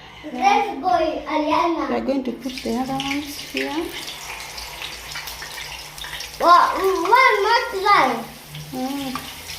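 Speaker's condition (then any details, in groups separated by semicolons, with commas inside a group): No condition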